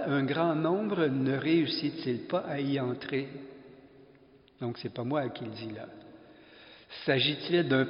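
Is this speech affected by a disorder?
No.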